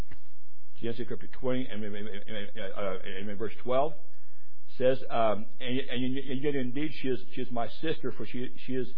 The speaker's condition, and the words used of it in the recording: Stuttering. When God calls me to preach, stutter, yeah, I don't care.